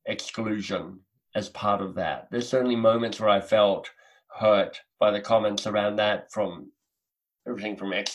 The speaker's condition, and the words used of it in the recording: Cleft palate. But one of the things that people will already hear in my voice is I have a slight speech disability, and that's because I have a cleft lip and palate.